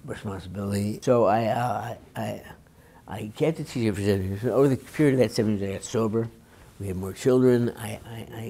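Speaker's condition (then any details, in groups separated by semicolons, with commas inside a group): Parkinson's disease; young onset, began with finger tremor, tremors; diagnosed years ago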